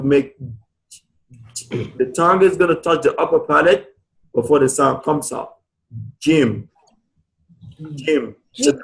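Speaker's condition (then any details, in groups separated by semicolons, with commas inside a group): No condition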